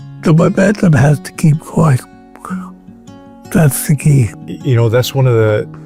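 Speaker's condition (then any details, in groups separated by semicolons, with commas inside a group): ALS; onset with twitching, three years to confirm; about nine years since onset, six since diagnosis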